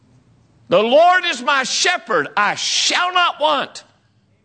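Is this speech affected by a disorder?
No.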